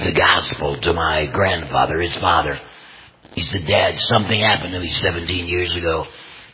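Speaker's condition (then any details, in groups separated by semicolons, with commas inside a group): Total laryngectomy, complete laryngectomy, voice prosthesis; speaks through voice prosthesis, may cough while speaking, microphone setup worked out for him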